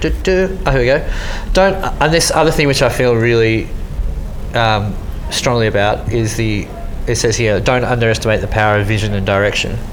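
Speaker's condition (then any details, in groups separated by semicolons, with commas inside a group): Cleft lip and palate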